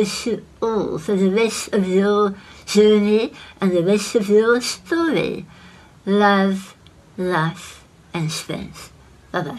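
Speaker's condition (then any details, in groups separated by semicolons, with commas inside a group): Head and neck cancer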